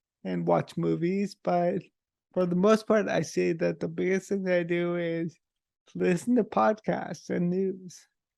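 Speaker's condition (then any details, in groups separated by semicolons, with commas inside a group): Multiple sclerosis; voice strong, speaks rather than writes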